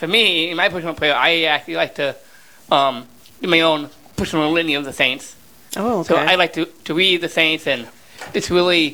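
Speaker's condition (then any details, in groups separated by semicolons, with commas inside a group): Down syndrome; 32 years old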